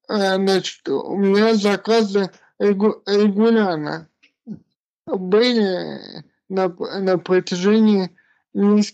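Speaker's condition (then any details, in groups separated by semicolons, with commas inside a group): Cerebral palsy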